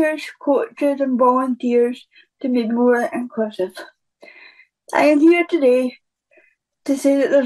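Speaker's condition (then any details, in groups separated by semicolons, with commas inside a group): Cerebral palsy; present from birth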